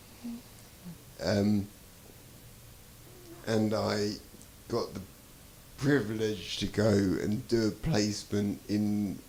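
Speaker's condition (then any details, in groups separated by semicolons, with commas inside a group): Traumatic brain injury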